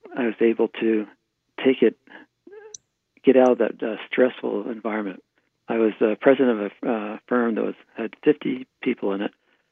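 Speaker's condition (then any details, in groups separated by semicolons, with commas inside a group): Parkinson's disease; right hand tremor at onset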